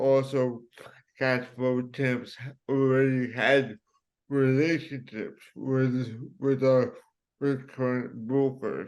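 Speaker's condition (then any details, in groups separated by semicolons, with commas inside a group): Cerebral palsy; from birth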